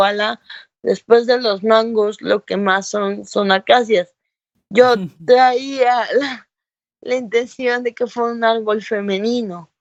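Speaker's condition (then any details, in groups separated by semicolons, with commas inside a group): Cerebral palsy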